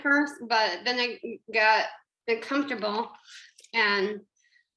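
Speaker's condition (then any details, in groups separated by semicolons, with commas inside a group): Down syndrome; studied public speaking, public speaker about 12 years, coached by Diane Jensen, called wonderful speaker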